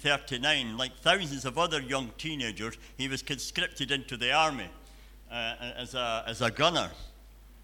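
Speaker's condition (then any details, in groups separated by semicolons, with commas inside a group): Cleft palate and cleft lip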